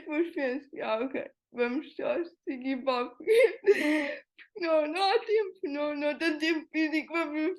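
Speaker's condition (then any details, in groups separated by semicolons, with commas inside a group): Cerebral palsy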